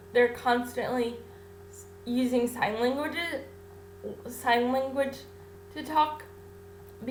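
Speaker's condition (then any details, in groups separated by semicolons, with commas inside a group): Cerebral palsy; infant ventilator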